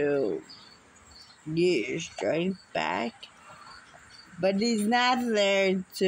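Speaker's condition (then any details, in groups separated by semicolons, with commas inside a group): Muscular dystrophy; unable to walk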